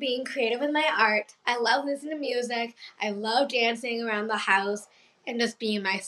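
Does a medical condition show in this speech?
Yes: Down syndrome; past speech therapy.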